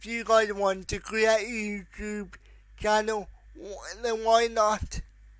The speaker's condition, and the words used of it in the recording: Cerebral palsy. A lot of times, it's when I'm trying to focus on something, but something else takes my mind away.